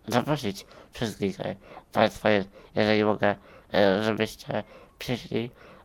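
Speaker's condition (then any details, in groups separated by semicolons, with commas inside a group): Spinal muscular atrophy, type 1; spinal muscular atrophy type one, formerly drove electric wheelchair alone, unable for about nine years; age 29, hands increasingly weak, needs non-refunded cough assist device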